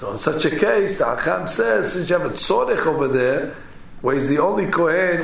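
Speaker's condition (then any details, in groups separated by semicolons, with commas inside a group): No condition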